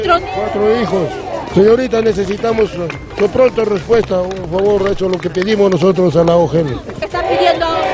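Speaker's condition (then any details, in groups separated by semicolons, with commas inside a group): No condition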